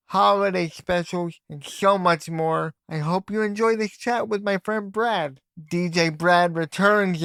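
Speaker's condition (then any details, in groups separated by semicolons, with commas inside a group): Cerebral palsy; voice sometimes sounds childlike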